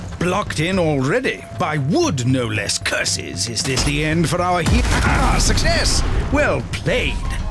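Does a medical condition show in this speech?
No.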